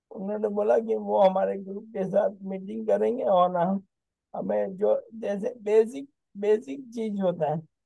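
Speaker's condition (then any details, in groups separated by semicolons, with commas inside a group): ALS; onset right index finger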